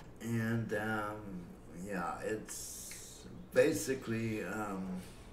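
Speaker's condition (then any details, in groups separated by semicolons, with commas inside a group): Cerebral palsy; affects muscle coordination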